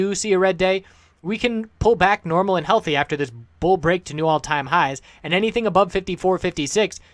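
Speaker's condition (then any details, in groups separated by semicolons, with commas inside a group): No condition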